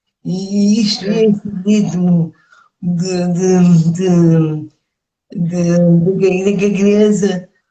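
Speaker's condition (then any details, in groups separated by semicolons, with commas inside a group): Cerebral palsy; speech affected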